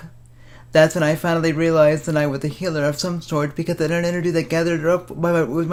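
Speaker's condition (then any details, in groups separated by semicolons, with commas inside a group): Cerebral palsy; speaks fast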